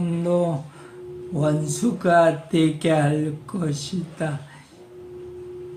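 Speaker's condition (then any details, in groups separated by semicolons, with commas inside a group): Parkinson's disease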